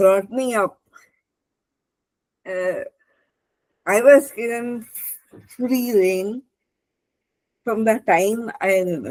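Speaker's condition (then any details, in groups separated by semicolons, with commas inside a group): Cerebral palsy; spastic left hand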